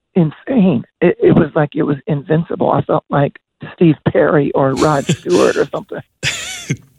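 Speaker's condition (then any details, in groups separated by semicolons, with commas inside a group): Voice disorder; progressive voice disorder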